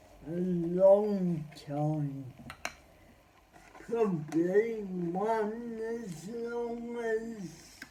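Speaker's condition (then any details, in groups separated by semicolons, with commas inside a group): Cerebral palsy; spastic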